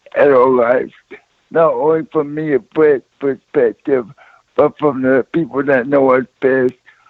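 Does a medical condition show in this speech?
Yes: cerebral palsy.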